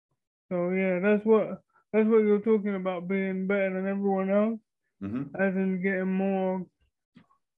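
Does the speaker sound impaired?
Yes: cerebral palsy (quadriplegia); present from birth, wheelchair user, operation when younger.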